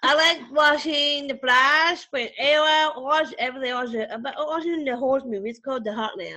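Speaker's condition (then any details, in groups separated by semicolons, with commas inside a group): Down syndrome; could not talk and was unintelligible at kindergarten start, music therapy used to slow speech; much improved since childhood, called great public speaker, sings national anthem at games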